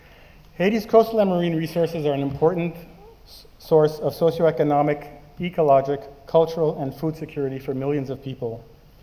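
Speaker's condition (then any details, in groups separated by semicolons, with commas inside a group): No condition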